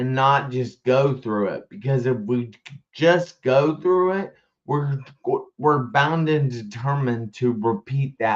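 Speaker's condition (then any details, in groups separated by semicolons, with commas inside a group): Traumatic brain injury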